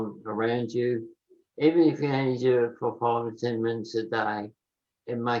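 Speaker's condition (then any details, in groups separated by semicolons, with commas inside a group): Motor neurone disease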